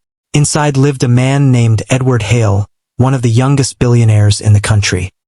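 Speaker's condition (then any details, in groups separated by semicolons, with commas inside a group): No condition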